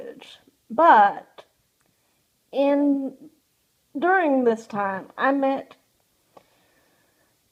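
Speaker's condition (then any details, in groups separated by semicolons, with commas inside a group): Cerebral palsy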